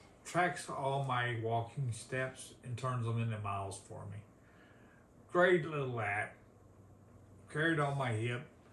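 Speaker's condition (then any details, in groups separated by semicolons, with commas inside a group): ALS, severe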